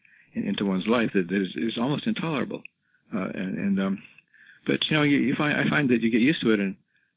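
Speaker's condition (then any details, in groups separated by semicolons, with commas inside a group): Parkinson's disease; never had tremors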